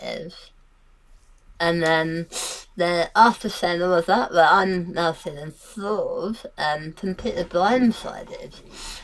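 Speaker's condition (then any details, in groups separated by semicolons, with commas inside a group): Tongue cancer; near-total glossectomy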